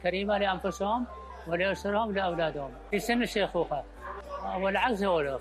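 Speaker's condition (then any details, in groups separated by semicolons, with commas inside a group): Parkinson's disease; attributed to work stress and psychological strain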